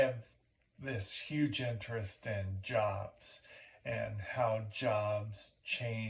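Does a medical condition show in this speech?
Yes: primary lateral sclerosis.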